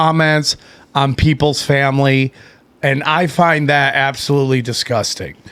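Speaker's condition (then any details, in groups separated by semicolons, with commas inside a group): No condition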